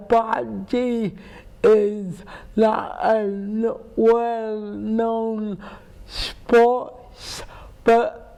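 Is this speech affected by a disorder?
Yes: cerebral palsy; speech impairment.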